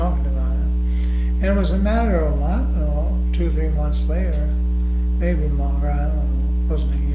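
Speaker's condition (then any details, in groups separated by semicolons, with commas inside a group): ALS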